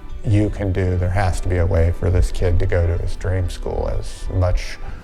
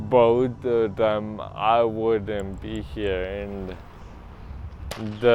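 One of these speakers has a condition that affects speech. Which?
The second: cerebral palsy; from birth, diagnosed about age three, affects walking and running.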